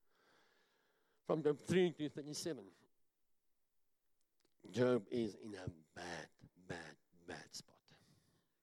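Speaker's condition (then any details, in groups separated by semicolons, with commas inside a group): Cleft palate; talks funny, self-described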